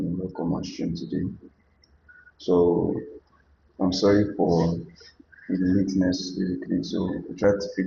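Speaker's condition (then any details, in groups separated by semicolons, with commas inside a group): No condition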